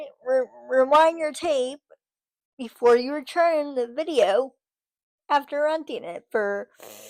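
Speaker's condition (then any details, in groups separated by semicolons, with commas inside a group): Cerebral palsy, spastic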